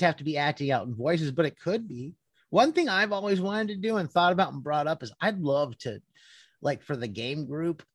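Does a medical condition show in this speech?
No.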